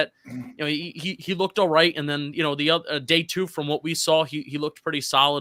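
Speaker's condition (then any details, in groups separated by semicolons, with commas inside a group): No condition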